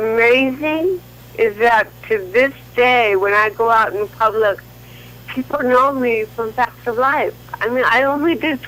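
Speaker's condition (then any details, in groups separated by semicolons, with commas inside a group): Cerebral palsy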